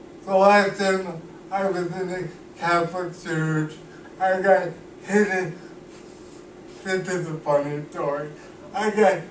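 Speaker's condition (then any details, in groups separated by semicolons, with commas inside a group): Cerebral palsy; cannot walk, uses wheelchair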